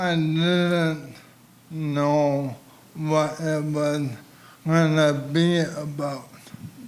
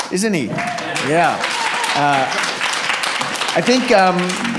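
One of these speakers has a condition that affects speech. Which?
The first: ALS; cannot control emotions, crying partly from condition; uses AI voice clone, types speech, dislikes own voice.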